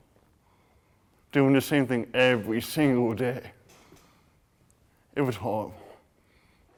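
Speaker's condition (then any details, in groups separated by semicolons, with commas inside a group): Cerebral palsy; from birth, motor impairment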